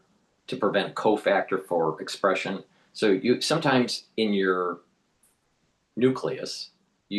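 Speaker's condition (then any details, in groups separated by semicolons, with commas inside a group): No condition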